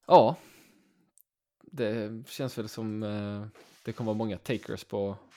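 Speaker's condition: No condition

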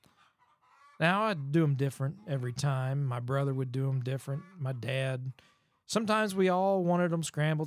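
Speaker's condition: No condition

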